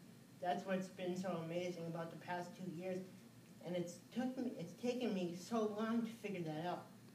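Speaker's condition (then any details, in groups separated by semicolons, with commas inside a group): Cerebral palsy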